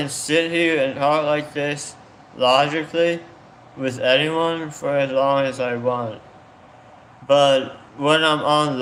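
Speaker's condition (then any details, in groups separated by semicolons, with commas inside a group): Tongue cancer surgery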